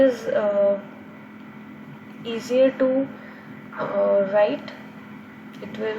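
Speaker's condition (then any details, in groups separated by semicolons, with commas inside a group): No condition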